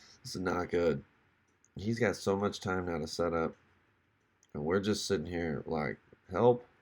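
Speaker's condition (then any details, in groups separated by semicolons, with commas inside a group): No condition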